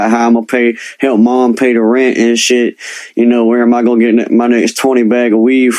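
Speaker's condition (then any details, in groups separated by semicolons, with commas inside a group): Cleft lip and palate; present from birth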